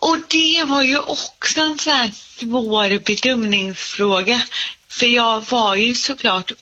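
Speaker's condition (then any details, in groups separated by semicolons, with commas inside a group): Cerebral palsy; speech slightly affected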